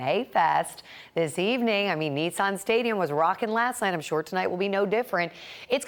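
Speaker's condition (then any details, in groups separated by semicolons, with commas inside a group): No condition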